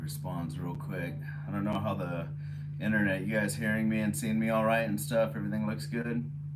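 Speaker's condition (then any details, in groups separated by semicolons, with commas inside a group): No condition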